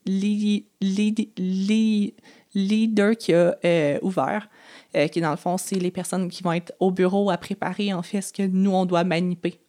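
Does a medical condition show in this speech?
Yes: stuttering; stuttering with blocks, attends L'ABC stuttering meetings; sound and word repetitions, que-que-que; here repeated sounds, prolonged sounds.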